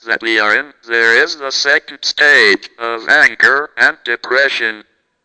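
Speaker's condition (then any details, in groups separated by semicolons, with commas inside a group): Cerebral palsy, speech-generating device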